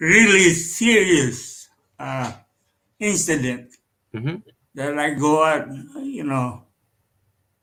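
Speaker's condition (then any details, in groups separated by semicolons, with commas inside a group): Cerebral palsy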